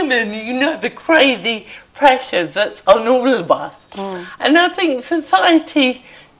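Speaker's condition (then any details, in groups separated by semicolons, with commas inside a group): Cerebral palsy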